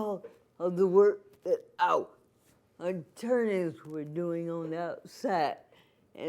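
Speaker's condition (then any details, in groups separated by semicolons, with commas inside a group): Cerebral palsy; cerebral palsy, from birth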